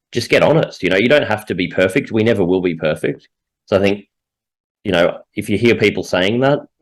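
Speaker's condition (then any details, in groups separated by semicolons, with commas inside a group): No condition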